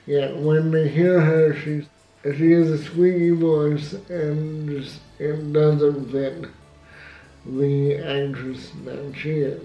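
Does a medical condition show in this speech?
Yes: cerebral palsy, severe; spastic type.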